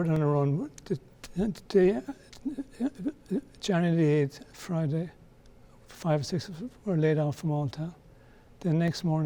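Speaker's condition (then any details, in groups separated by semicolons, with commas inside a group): Parkinson's disease; deep brain stimulation, left leg onset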